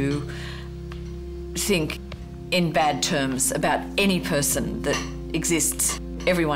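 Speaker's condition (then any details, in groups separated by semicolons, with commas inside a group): No condition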